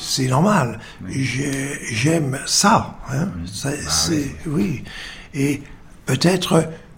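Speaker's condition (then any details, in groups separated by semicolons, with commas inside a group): Stroke with aphasia; about 2 years 4 months after stroke, slow progress, song-based speech therapy with therapist Juliette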